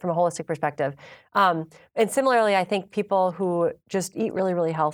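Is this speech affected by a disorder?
No.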